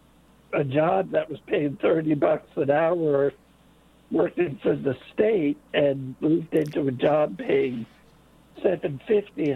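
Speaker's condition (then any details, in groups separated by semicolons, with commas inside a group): Late-onset Pompe disease; onset age 5-6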